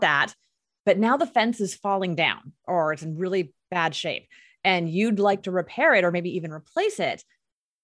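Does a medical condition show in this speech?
No.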